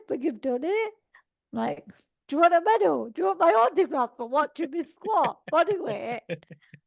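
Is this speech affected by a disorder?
Yes: cerebral palsy; all four limbs.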